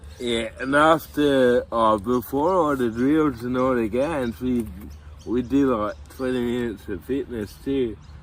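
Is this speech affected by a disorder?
Yes: cerebral palsy; from birth, tight muscles.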